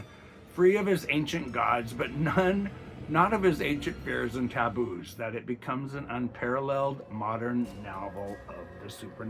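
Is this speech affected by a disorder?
No.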